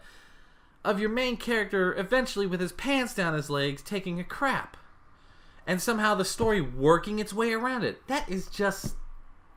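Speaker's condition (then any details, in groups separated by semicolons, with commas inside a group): No condition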